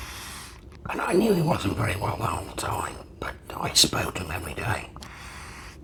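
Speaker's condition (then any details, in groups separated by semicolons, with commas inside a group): Laryngectomy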